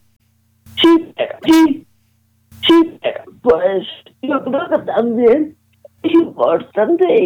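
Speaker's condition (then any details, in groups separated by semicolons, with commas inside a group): Cerebral palsy; some difficulty speaking, able to speak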